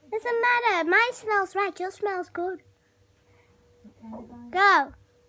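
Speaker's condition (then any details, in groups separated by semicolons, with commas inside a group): No condition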